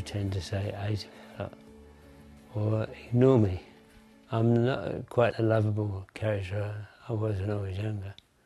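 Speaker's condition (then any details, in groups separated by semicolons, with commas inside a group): Parkinson's disease; weak voice, unclear diction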